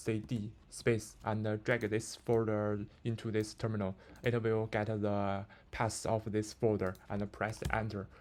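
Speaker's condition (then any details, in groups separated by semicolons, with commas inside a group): No condition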